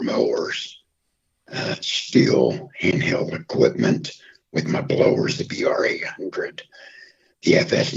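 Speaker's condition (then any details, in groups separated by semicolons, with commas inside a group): Throat cancer, half voicebox, partial laryngectomy; voice affected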